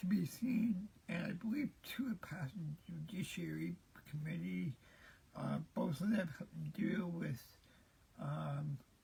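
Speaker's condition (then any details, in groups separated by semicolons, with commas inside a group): Cerebral palsy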